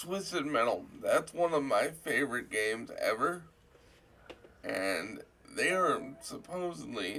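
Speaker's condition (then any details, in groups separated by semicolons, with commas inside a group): Cerebral palsy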